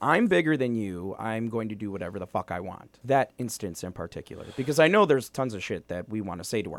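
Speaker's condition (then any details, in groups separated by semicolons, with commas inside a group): No condition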